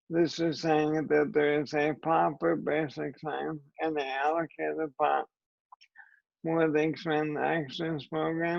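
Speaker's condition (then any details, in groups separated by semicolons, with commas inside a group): ALS; weak voice, speaking tires within five minutes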